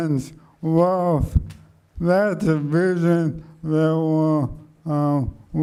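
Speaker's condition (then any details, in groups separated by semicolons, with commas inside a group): ALS; speech slowed and softened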